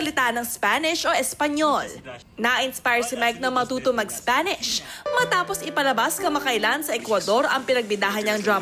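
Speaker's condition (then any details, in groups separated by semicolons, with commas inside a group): No condition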